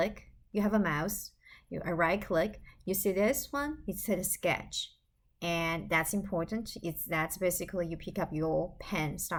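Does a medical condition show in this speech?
No.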